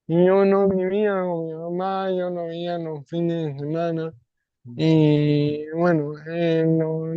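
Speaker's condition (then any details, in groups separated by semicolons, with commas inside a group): ALS; non-bulbar form; over 3 years since onset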